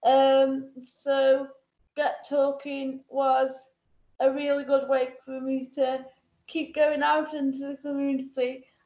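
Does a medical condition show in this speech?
Yes: cerebral palsy; full-time wheelchair user; relies on daily support.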